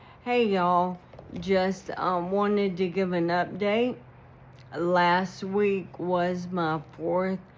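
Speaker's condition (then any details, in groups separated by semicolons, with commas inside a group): ALS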